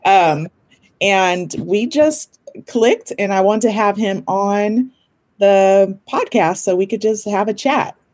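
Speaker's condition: No condition

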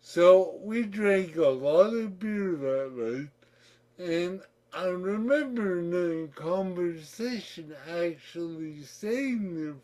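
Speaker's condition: Cerebral palsy; childhood-onset, occupational and speech therapy

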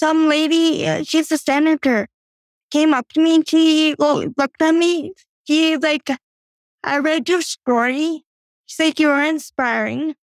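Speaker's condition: Cerebral palsy; from birth

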